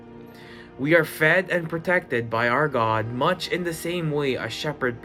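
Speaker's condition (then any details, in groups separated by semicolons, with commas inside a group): No condition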